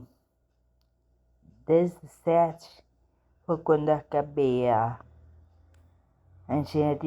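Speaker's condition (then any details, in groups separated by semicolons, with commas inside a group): Cerebellar ataxia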